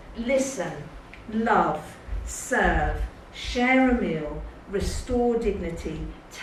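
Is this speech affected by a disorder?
No.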